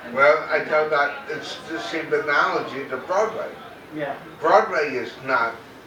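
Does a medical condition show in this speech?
Yes: cerebral palsy, mild; mainly affects speech.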